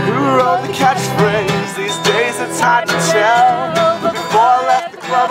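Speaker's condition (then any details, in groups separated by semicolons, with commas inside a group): No condition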